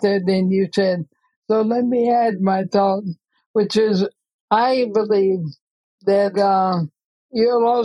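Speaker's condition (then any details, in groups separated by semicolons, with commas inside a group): ALS; gets out of breath easily, gasping while speaking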